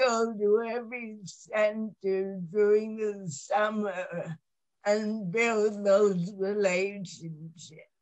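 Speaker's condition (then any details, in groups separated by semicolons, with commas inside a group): Cerebral palsy; lifelong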